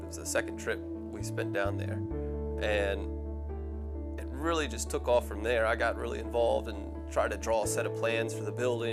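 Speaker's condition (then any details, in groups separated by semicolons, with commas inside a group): No condition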